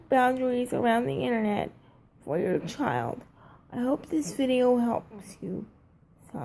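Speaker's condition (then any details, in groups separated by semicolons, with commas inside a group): Cerebral palsy, triplegia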